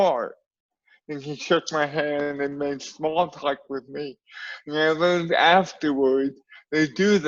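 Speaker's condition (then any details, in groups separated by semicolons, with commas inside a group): Cerebral palsy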